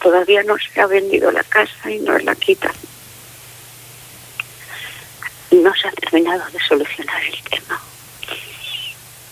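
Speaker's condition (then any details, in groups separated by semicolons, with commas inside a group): Facial palsy; ongoing medical follow-up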